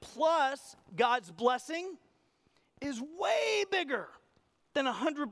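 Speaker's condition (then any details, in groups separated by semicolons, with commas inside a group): No condition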